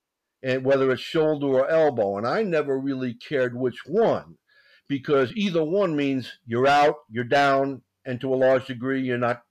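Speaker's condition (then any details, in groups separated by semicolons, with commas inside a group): No condition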